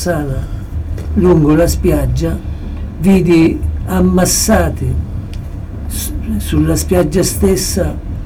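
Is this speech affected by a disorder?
Yes: Parkinson's disease; approaching final stage.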